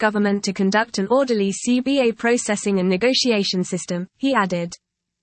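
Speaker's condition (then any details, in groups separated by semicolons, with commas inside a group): No condition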